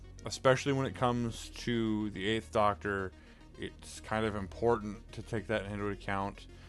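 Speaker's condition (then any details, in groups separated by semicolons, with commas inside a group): No condition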